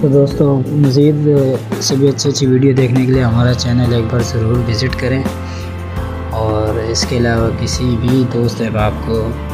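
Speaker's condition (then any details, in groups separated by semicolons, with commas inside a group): No condition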